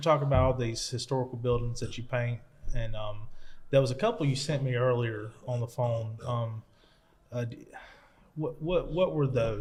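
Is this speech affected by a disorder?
No.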